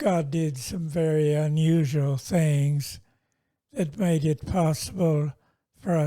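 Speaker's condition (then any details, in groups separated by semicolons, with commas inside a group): Multiple sclerosis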